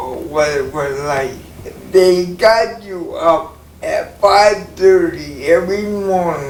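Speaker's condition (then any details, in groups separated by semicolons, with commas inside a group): Cerebral palsy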